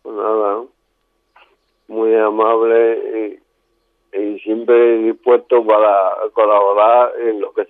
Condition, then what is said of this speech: ALS (motor neuron disease). Sí, ya me cuesta mucho trabajo en la conversación larga, y algunas palabras no me cuesta pronunciarlas, pero bueno, de momento se me entiende.